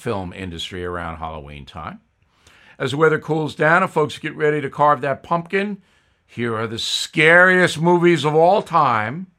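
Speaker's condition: No condition

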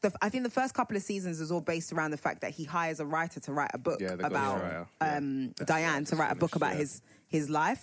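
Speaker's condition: No condition

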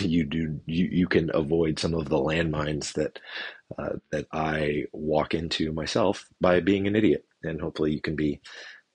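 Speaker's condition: No condition

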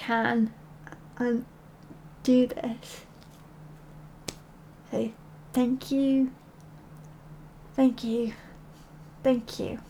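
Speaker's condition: Cerebral palsy

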